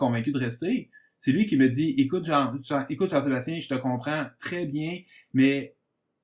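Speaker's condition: Stuttering; stuttering since birth, described as genetic, present while growing up; working on stuttering through acceptance and normalization, member of Association Bégaiement Communication (ABC); stutters less as acceptance and understanding grow, better control of stuttering; repeated sounds

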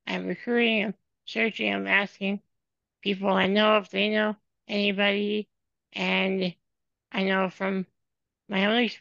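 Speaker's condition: Spinal muscular atrophy; depends on caregivers

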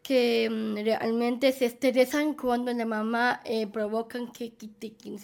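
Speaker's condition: Down syndrome; present from birth

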